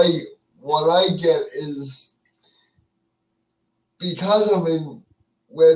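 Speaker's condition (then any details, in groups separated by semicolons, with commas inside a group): Cerebral palsy; speech affected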